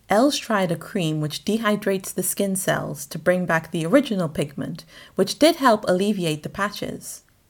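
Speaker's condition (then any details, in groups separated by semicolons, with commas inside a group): No condition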